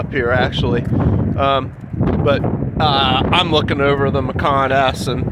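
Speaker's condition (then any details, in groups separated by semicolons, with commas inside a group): No condition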